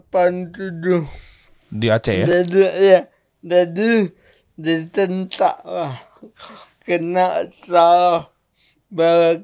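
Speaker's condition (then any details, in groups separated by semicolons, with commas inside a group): Cerebral palsy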